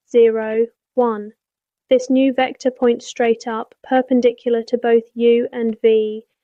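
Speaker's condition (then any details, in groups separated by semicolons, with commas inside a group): No condition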